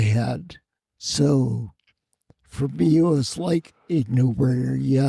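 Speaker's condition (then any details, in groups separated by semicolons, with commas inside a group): Spinocerebellar ataxia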